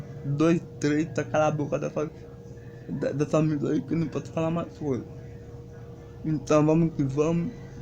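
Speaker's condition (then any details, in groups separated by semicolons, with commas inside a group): Cerebral palsy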